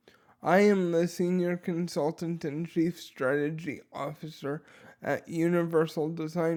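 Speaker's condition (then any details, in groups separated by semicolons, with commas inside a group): Dysarthria; affects voice quality, speech recognition inaccurate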